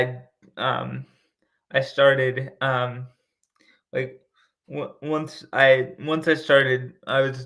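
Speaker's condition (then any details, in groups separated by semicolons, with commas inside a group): Cerebral palsy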